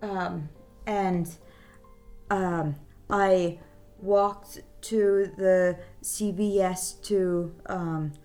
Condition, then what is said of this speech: Aphasia. Dogs and dog people don't care my speech.